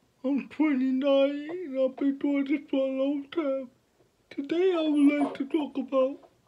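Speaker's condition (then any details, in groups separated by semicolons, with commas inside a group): Cerebral palsy; from birth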